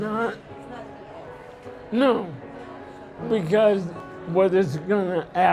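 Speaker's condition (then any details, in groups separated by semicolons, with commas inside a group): ALS; slurred speech early sign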